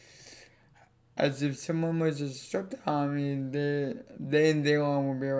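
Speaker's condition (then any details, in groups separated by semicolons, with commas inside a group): Cerebral palsy; affects legs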